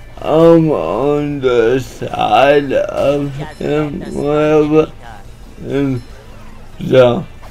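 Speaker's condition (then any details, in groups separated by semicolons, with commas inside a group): Cerebral palsy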